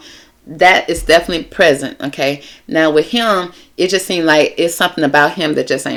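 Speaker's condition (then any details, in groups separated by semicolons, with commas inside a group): No condition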